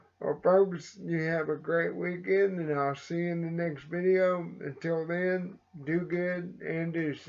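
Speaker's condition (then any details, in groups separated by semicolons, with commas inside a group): Cerebral palsy; slight speech impediment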